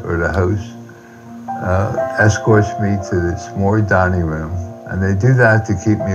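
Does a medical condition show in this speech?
Yes: tardive dyskinesia; antipsychotic-induced, facial puffing progressing to grimacing.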